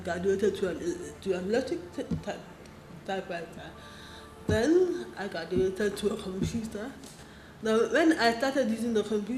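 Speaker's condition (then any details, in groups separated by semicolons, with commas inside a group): Cerebral palsy; affects handwriting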